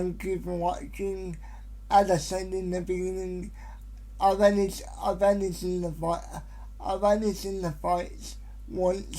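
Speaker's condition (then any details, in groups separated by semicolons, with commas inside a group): Cerebral palsy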